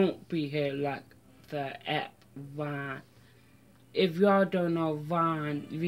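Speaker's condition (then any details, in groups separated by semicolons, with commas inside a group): Mild cerebral palsy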